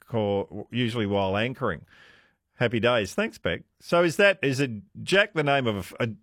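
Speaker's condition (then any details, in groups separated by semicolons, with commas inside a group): No condition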